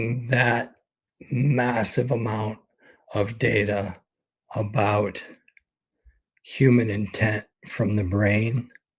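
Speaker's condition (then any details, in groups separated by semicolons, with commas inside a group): ALS; expects to lose voice very soon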